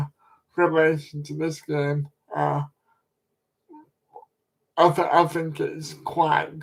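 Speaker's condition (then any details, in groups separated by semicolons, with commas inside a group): Cerebral palsy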